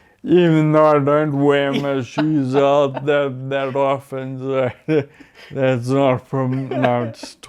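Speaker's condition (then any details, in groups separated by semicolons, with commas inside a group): Friedreich's ataxia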